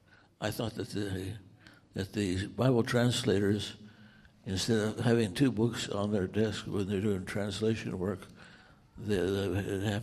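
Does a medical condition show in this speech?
Yes: Parkinson's; over 14 years since onset.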